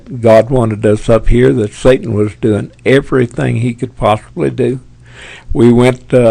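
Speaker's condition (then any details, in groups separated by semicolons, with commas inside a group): Parkinson's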